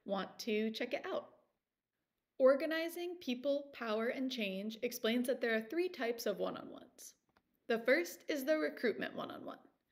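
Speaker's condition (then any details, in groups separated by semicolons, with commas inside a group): No condition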